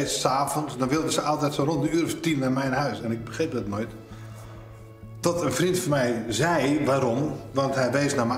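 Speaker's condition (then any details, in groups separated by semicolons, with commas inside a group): No condition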